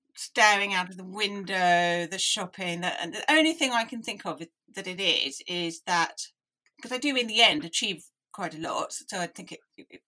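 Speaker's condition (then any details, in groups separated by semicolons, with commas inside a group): Deafness; listening took effort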